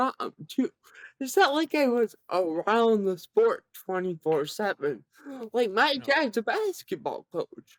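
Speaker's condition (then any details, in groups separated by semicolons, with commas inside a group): Cerebral palsy, severe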